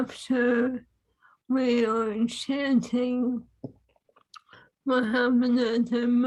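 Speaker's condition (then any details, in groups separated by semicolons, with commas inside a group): ALS; swallowing lost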